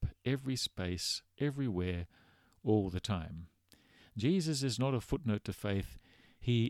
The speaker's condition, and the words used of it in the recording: No condition.